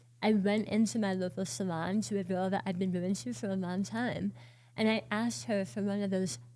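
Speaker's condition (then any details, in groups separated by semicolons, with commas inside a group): Oral cancer, partial glossectomy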